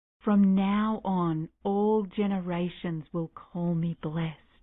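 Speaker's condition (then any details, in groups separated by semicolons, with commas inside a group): No condition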